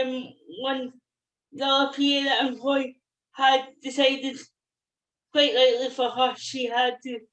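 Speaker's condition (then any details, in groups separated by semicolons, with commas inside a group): Cerebral palsy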